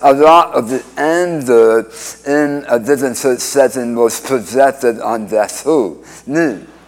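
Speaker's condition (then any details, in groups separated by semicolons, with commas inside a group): Speech impediment after cancer surgery; oral cancer 31 years ago, radiation, 2015 recurrence, two-thirds tongue removed at Hartford Hospital, forearm flap; speech impediment from reconstructed tongue tied to mouth floor, no speech with tracheostomy after surgery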